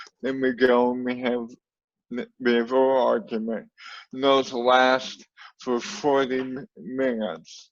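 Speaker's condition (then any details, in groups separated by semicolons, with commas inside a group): Cerebral palsy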